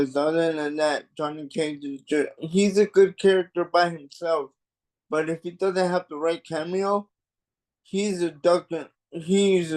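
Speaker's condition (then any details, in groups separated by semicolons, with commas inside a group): Cerebral palsy; mild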